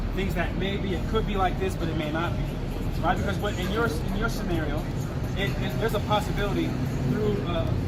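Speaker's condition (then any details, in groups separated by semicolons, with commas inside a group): No condition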